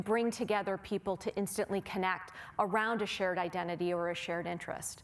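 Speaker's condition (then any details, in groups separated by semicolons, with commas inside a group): No condition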